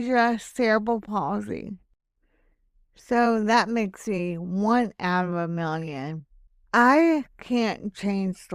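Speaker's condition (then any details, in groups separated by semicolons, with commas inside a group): Hemiplegic cerebral palsy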